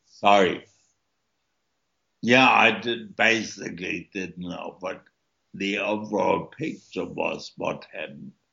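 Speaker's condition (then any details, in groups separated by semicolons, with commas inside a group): Stroke with speech impediment; tracheotomy, nasal feeding tube, vena cava filter, right side partly paralyzed; many years after stroke, slack vocal cords on that side; had to learn to speak again, speech impediment still audible, presses more air to sound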